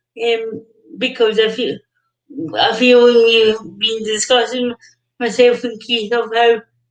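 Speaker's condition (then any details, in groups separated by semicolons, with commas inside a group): Cerebral palsy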